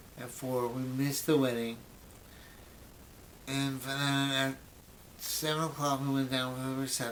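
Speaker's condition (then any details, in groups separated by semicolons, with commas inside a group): Brain injury; memory greatly affected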